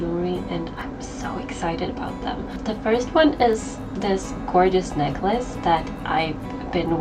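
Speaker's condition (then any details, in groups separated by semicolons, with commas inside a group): No condition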